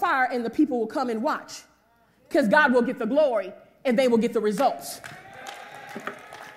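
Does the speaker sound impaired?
No.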